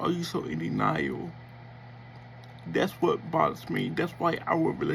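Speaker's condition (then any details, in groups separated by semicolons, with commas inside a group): Cerebral palsy; affects motor skills and speech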